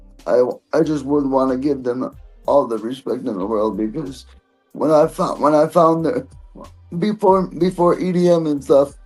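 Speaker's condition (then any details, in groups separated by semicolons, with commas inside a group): Cerebral palsy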